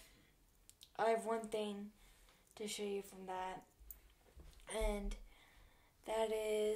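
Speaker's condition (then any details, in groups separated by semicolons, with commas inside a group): Cerebral palsy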